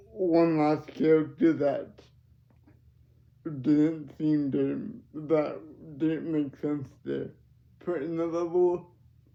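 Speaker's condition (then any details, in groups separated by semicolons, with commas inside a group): Cerebral palsy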